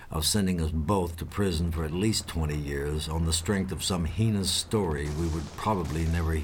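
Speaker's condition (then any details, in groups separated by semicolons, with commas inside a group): No condition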